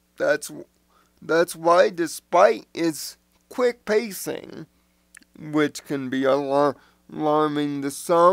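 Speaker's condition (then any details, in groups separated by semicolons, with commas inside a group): Cerebral palsy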